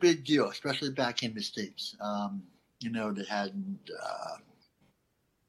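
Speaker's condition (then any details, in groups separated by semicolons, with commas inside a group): Cleft lip and palate; lisp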